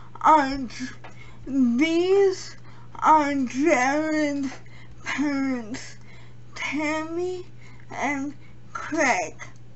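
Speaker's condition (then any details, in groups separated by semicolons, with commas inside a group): Cerebral palsy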